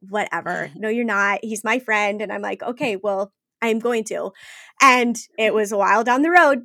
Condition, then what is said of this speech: No condition.